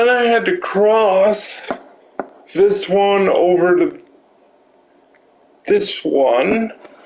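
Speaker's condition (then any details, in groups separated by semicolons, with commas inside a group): Cerebral palsy; limbs affected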